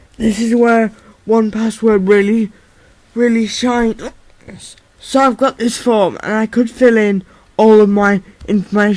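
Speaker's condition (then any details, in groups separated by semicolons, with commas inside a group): Cerebral palsy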